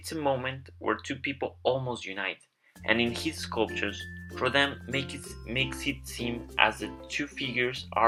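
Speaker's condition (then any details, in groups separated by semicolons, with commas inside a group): No condition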